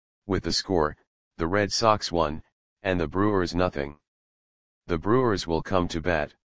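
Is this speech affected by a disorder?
No.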